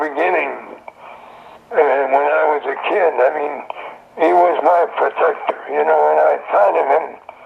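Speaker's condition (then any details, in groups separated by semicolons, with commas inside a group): Throat cancer; survivor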